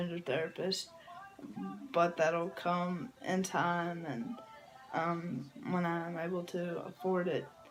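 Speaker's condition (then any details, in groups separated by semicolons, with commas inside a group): Cerebral palsy; from birth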